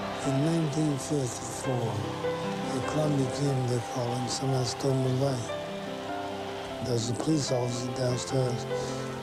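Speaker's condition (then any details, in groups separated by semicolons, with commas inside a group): Parkinson's syndrome; sometimes slurred speech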